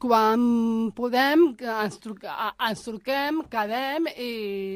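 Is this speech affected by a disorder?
Yes: Down syndrome; intellectual disability.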